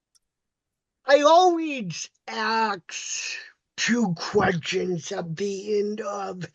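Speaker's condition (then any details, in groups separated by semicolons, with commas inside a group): Cerebral palsy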